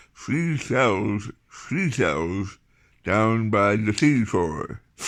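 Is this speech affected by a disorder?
Yes: tongue cancer surgery, tongue graft.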